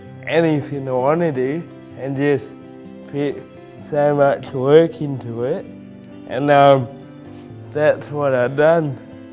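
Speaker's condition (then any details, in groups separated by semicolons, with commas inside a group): Cerebral palsy; birth injury; slurred speech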